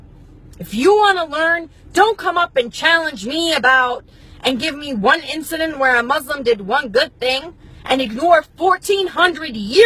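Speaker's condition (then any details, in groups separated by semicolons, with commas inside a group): No condition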